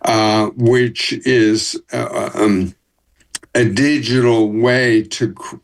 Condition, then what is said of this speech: ALS (motor neuron disease). I used to be a fast talker, trained in sales in the Northeast, and I know you have to talk fast up